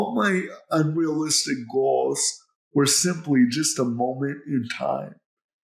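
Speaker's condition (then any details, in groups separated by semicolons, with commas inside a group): Cerebral palsy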